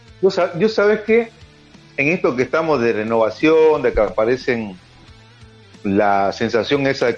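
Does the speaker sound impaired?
No.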